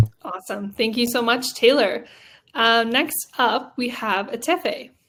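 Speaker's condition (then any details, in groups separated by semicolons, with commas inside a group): No condition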